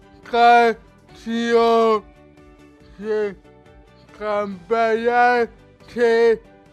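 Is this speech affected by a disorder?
Yes: cerebral palsy; cerebral palsy since birth; short replies, host repeats and checks words, 'parálisis cerebral' came out unclear.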